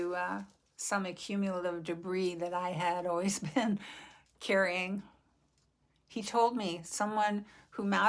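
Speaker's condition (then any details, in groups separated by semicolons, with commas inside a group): No condition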